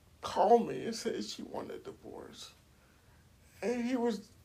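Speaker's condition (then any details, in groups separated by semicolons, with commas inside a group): Cerebral palsy; uses wheelchair, age 42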